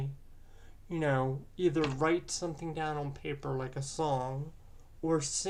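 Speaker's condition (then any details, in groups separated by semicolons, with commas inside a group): Cerebral palsy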